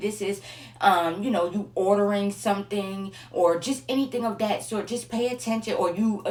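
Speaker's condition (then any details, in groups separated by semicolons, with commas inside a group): No condition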